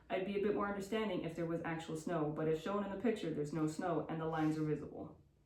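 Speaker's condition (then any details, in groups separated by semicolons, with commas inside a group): No condition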